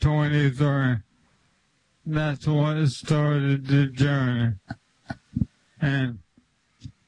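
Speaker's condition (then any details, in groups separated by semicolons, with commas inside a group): ALS; limb onset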